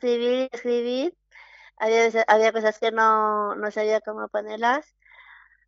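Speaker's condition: Down syndrome; interviewed by telephone

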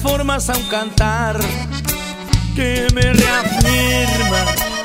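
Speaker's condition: No condition

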